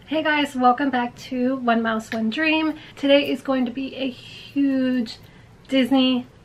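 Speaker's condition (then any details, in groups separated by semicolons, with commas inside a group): No condition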